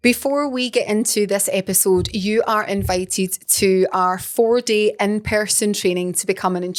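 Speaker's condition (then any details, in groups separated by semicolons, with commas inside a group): No condition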